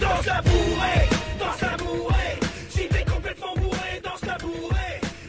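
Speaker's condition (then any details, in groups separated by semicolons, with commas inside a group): No condition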